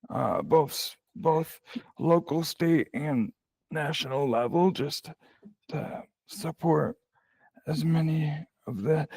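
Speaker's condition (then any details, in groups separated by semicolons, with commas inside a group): Cerebral palsy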